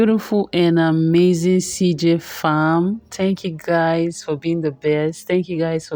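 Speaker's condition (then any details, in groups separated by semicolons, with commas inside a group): No condition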